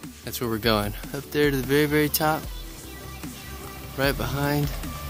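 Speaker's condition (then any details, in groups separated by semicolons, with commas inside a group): No condition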